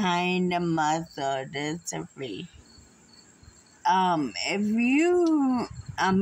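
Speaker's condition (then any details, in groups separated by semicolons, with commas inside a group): Muscular dystrophy; unable to walk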